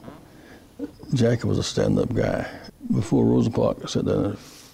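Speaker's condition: Parkinson's disease; speech therapy

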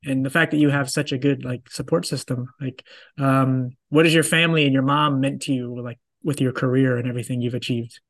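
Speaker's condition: No condition

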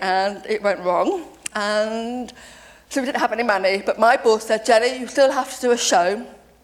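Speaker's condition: Deafness; deaf since age seven, lip reads, deaf family, sister lip-spoke television in childhood

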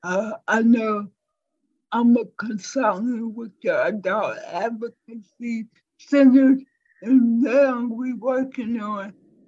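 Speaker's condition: Cerebral palsy; speech impairment, voice sounds different, strangers wrongly assume cognitive disability on hearing voice

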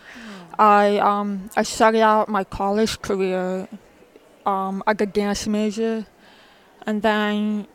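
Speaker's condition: Profound deafness, born profoundly deaf in both ears; congenital profound deafness in both ears, diagnosed in childhood after trouble hearing from behind, can hear music; communicates with spoken speech; spoken speech preferred over ASL, childhood speech lessons three hours away, five days a week

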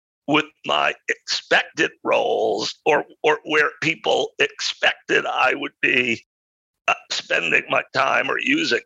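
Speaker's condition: Spasmodic dysphonia; voice choppy and broken, felt like seatbelt tightening around neck, talked less to protect voice

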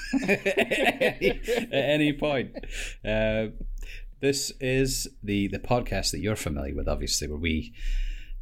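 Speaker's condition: No condition

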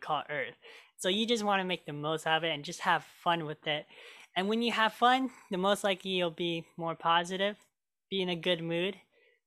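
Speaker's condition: Cleft lip and palate; made eating

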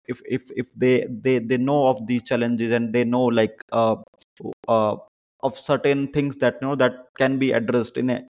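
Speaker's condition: Stammering; stammering since childhood; sometimes stammers on words beginning with s; repeated words, prolonged sounds

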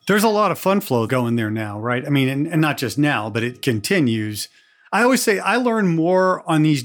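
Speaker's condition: No condition

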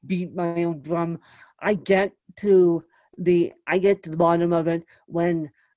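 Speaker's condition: Cerebral palsy; lifelong

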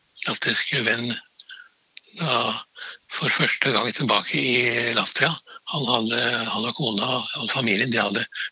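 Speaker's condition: Parkinson's disease; main medication switched

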